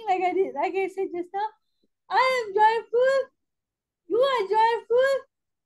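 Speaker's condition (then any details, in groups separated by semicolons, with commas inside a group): Cerebral palsy spastic quadriplegia; diagnosed in infancy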